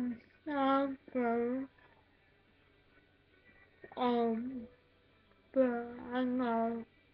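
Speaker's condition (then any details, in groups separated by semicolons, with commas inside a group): Cerebral palsy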